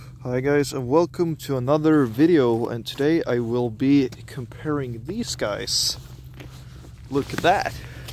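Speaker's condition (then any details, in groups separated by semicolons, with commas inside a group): No condition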